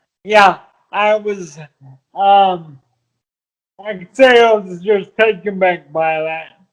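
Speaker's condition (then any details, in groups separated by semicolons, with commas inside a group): Multiple sclerosis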